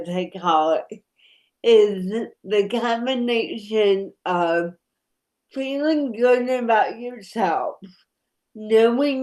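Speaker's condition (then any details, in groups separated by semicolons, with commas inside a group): Cerebral palsy; speech affected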